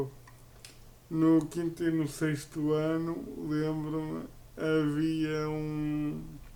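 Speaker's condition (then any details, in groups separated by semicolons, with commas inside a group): Cerebral palsy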